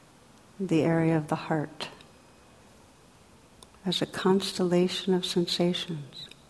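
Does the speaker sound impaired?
No.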